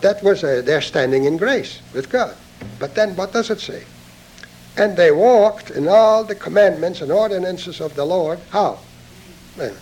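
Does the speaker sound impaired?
No.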